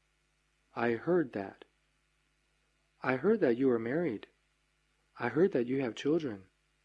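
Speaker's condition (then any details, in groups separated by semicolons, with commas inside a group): No condition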